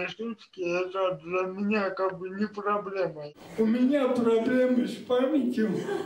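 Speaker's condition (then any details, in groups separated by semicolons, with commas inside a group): Cerebral palsy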